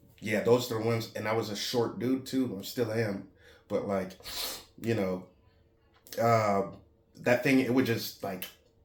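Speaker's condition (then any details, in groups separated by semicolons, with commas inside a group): No condition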